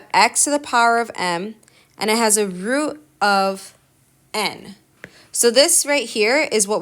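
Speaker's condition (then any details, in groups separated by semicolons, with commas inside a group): No condition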